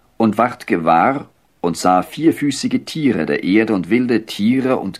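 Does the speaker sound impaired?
No.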